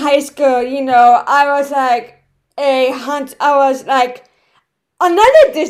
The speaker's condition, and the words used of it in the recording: Cerebral palsy. I have cerebral palsy on my right side. After I have a speech disability, I have a limp, I have foot braces, I have a tiny right hand